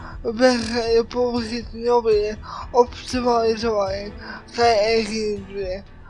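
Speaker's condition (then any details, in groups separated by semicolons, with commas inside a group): Cerebral palsy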